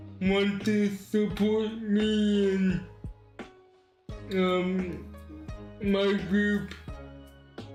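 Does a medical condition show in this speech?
Yes: cerebral palsy.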